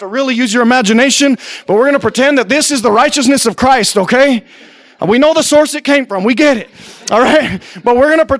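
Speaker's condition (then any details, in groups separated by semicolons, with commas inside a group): No condition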